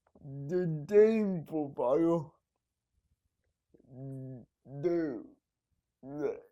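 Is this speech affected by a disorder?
Yes: cerebral palsy; needs help at night.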